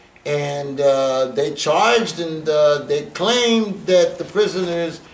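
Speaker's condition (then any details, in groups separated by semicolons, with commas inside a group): No condition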